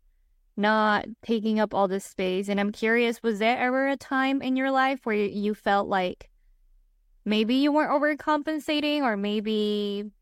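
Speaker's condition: No condition

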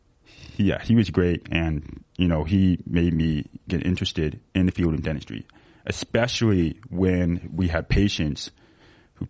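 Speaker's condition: Severe to profound hearing loss; congenital sensorineural, severe to profound right, moderate to severe left, diagnosed at 2.5 years; cochlear implant right ear, implant plus hearing aid left, hearing aids from 2.5 for ten years; lost many language skills from late diagnosis

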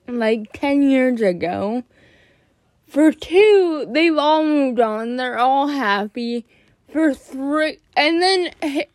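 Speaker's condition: Cerebral palsy; since 7th grade anxiety made talking to people comfortably harder

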